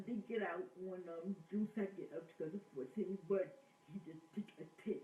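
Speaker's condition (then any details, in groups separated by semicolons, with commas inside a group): Cerebral palsy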